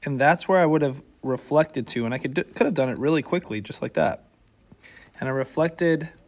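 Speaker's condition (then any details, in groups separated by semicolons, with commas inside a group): No condition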